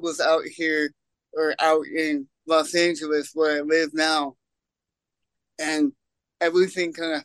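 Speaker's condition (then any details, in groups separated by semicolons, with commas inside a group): Cerebral palsy; congenital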